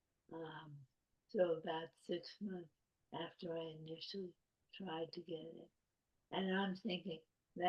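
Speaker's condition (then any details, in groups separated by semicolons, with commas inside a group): ALS; speaking is a challenge, early swallowing trouble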